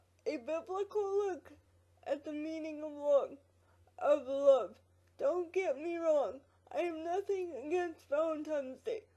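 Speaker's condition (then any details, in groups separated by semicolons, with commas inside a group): Quadriplegic cerebral palsy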